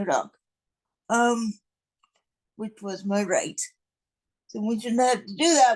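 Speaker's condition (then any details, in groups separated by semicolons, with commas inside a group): Cerebral palsy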